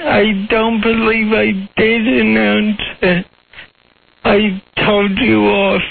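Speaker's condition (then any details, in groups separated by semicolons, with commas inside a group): Cerebral palsy; speech impediment noted by audience member, voice sounds typical of cerebral palsy to hosts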